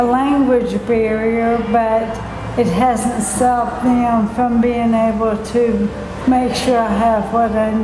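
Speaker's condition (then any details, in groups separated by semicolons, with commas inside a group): ALS; bulbar onset, mouth and speech; diagnosed six weeks ago, very early, riluzole, stem cell IV; very difficult swallowing and chewing, less choking, less slurring recently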